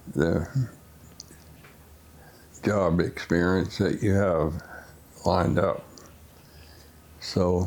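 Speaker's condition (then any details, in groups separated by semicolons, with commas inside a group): Essential tremor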